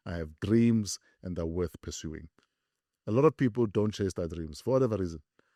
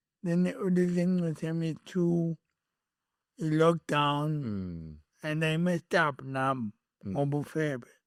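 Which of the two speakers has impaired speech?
The second: cerebral palsy; present from birth, slight, later car accident; speech and walking affected after car accident.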